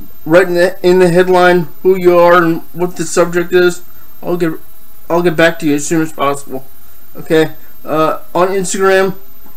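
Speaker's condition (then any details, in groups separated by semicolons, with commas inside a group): Cerebral palsy, spastic diplegia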